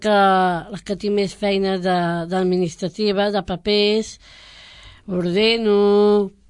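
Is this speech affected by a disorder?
Yes: Down syndrome; congenital, three copies of chromosome 21, adult.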